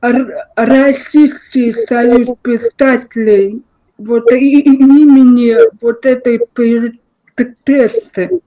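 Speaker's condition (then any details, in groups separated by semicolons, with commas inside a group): Cerebral palsy, spastic diplegia; more or less stable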